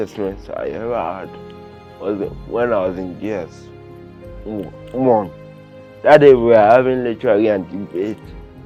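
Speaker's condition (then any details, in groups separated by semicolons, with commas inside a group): Cerebral palsy, severe; limits movement and coordination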